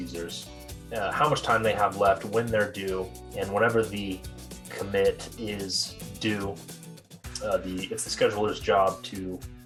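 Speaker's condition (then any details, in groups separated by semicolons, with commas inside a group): No condition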